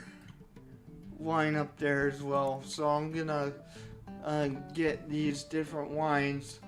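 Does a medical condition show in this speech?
Yes: cerebral palsy; only one hand usable.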